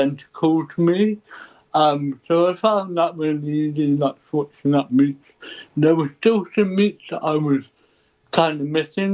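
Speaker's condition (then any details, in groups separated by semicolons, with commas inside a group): Cerebral palsy; ataxic type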